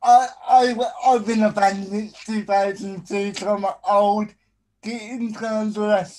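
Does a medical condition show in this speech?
Yes: spastic quadriplegic cerebral palsy; able to communicate, stutters a lot, worse when distracted by several things.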